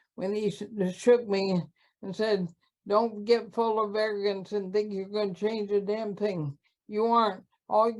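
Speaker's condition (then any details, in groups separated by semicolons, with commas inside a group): ALS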